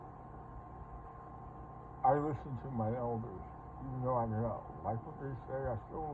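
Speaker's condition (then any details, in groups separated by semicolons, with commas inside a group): Parkinson's; speech impediment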